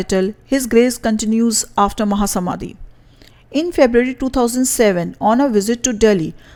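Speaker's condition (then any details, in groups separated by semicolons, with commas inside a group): No condition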